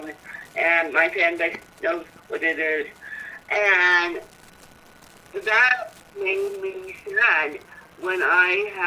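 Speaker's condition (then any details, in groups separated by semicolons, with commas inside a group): Cerebral palsy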